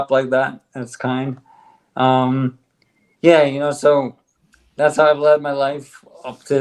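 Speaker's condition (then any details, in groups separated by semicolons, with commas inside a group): ALS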